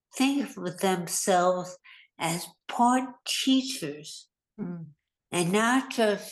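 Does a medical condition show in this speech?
Yes: hemorrhagic stroke; near-fatal brain bleed with unconsciousness, weak right side, right-handed, now types only with left hand; more than a year after stroke; trouble putting thoughts into language, brain works faster than tongue, hard getting words out quickly.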